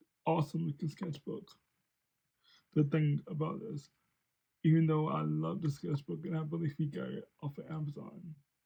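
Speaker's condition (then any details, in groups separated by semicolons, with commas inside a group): Cerebral palsy; since birth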